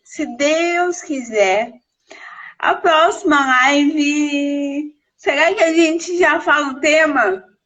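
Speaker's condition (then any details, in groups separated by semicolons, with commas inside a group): Cerebral palsy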